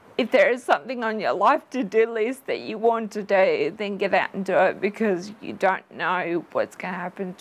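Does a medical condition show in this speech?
Yes: Friedreich's ataxia; progressive nervous system breakdown.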